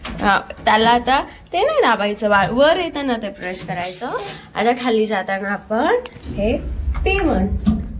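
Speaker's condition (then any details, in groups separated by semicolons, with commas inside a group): No condition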